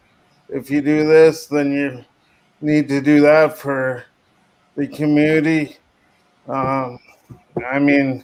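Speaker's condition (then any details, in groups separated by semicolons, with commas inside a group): Cerebral palsy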